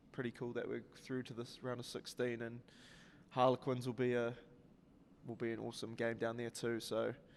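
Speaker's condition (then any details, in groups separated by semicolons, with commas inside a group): No condition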